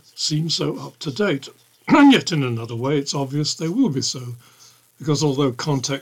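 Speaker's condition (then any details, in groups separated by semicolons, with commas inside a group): No condition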